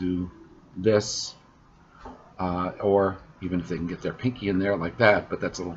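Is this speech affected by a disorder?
No.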